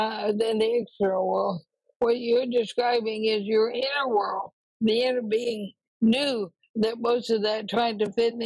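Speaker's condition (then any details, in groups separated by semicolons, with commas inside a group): ALS; recently diagnosed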